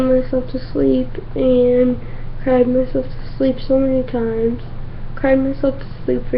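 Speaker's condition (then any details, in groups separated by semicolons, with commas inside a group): Cerebral palsy; from infancy, difficulty moving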